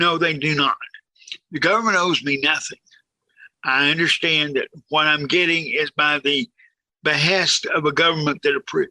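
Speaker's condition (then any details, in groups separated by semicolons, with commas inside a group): Cerebral palsy, severe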